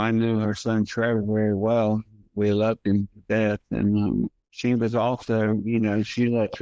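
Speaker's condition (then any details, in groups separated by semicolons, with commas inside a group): Multiple sclerosis; primary progressive, formerly relapsing-remitting, since late twenties; diagnosed about 10 years ago, medication recently changed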